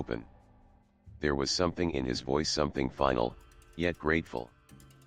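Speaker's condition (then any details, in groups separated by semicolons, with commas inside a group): No condition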